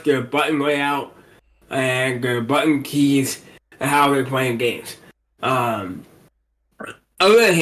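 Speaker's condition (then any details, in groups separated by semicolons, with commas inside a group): Cerebral palsy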